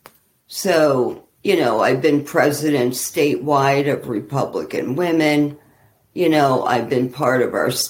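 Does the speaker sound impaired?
Yes: ALS; small symptoms traced back easily 10 years or more.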